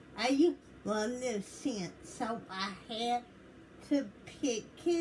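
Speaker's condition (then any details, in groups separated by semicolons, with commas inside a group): Cerebral palsy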